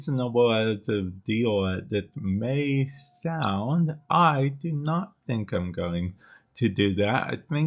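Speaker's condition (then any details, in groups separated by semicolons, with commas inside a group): Cerebral palsy; affects speech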